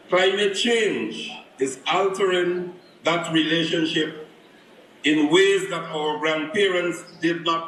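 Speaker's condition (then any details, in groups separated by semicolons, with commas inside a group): No condition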